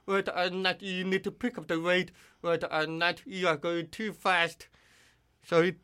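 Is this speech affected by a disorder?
Yes: hearing loss with cochlear implant; formerly hearing aids, water-resistant cochlear implant on ear hook, hears only nearby speakers; cannot judge own voice, distorted when yelling at high volume, relies on others' volume feedback.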